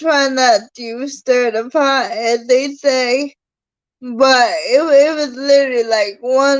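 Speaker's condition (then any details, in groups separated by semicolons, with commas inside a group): Cerebral palsy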